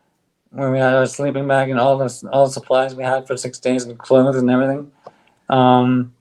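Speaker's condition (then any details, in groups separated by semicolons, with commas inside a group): ALS; on drug, stronger bite, speaks better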